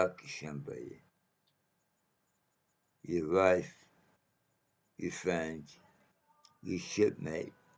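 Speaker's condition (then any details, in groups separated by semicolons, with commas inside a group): Mouth cancer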